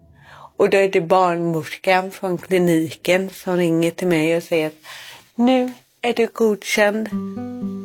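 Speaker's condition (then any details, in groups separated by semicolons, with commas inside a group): Cerebral palsy; born without heartbeat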